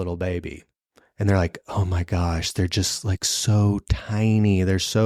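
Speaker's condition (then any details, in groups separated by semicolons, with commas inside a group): No condition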